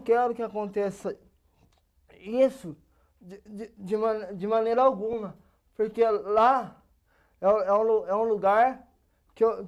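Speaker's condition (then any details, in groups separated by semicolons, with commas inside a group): Cerebral palsy; age 27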